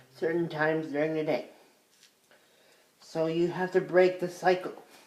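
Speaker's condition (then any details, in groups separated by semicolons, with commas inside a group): Cerebral palsy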